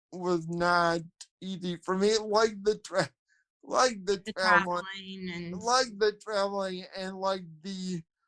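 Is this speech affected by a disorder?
Yes: cerebral palsy, spastic quadriplegia.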